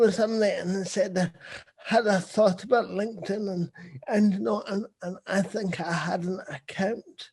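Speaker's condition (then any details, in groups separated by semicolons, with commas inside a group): Cerebral palsy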